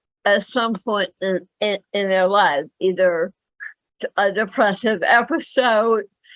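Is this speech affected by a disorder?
Yes: cerebral palsy; speaks better than types.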